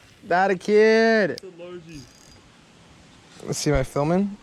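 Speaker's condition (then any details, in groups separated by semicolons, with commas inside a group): No condition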